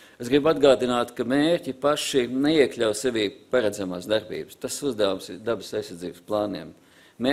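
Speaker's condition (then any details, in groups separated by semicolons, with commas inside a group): No condition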